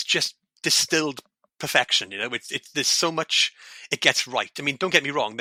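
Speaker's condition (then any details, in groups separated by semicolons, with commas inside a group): No condition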